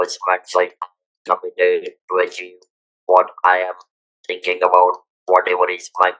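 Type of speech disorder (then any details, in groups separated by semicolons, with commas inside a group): Electrolarynx speech; throat cancer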